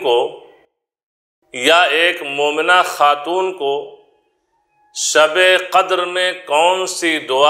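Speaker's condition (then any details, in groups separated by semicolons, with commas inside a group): No condition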